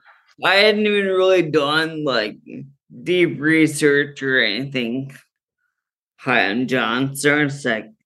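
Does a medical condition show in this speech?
Yes: Friedreich's ataxia; genetic neuromuscular condition from birth, normal childhood, slowly worsening, diagnosed sophomore year of college; progressive, cannabis strain with doctor's guidance for neuropathic pain, muscle relaxing, sleep, ataxia worse when tired.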